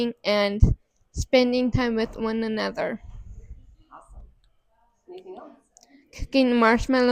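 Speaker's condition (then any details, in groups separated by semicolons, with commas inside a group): Cerebral palsy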